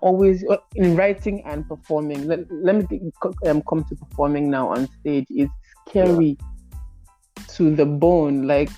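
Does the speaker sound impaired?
Yes: stammer; poor at fast rapped spoken word, speaks slowly and carefully, fast speech disrupts flow; here repeated sounds.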